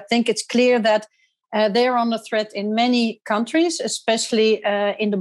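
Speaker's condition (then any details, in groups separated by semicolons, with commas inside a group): No condition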